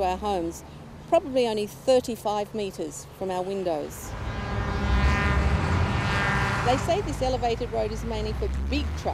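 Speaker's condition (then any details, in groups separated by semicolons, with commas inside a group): No condition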